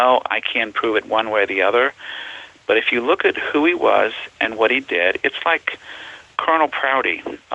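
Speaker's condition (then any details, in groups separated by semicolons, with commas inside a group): No condition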